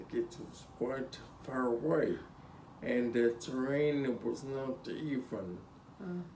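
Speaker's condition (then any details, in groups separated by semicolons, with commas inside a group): Spinocerebellar ataxia (sca7)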